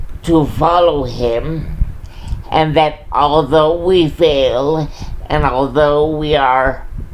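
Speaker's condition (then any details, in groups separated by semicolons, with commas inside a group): Cerebral palsy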